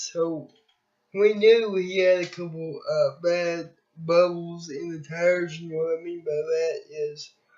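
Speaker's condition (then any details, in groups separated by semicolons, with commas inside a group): Cerebral palsy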